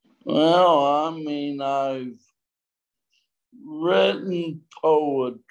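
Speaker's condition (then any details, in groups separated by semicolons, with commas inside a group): Traumatic brain injury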